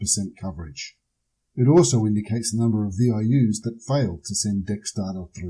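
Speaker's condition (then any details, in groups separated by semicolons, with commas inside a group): No condition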